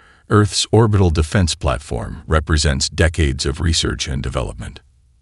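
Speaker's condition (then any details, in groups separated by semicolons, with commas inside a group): No condition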